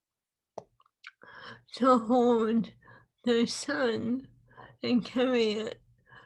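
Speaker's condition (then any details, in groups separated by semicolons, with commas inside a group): ALS; swallowing lost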